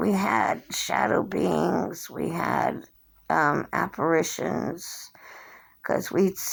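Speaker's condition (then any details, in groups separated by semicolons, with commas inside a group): Cerebral palsy; since birth, hand tremors; age 57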